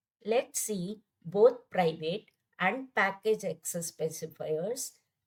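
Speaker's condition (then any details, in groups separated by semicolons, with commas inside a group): No condition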